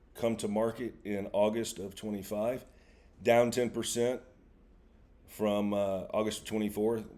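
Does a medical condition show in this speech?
No.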